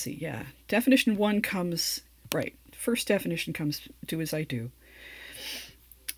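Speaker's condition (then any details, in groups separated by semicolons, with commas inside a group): No condition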